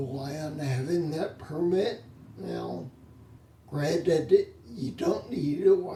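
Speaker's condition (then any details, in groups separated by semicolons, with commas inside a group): Spinocerebellar ataxia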